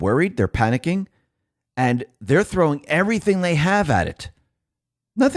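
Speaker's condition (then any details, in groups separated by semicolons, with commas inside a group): No condition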